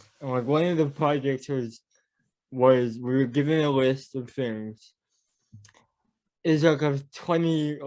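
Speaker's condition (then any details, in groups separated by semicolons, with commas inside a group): Cerebral palsy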